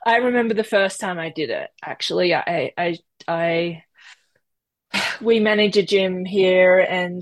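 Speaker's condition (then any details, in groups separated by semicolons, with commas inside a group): No condition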